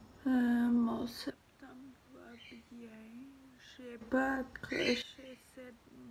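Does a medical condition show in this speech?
Yes: ataxia; degenerative.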